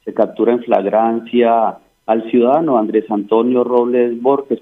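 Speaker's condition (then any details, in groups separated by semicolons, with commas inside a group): No condition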